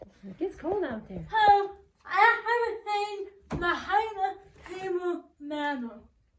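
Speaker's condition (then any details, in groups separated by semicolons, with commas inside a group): Cerebral palsy; out of breath after transfer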